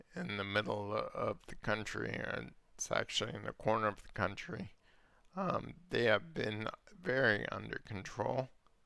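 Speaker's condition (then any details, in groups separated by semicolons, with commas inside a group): Multiple sclerosis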